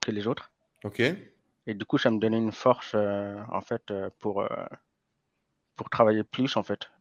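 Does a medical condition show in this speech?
Yes: hearing impairment from birth; congenital hearing loss, diagnosed around age 4, lip reading since birth, school to learn spoken French; learned to speak at age 4, slight effect on speech noticeable now and then.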